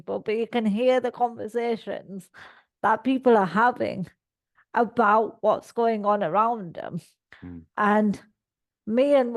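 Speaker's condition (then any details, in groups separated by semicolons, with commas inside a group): Cerebral palsy; all four limbs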